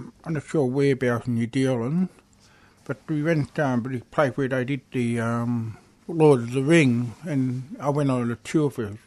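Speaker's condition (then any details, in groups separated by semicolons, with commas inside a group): Deafness; struggles when people talk quickly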